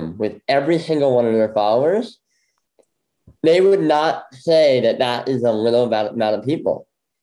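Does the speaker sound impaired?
Yes: bilateral cleft lip; congenital bilateral.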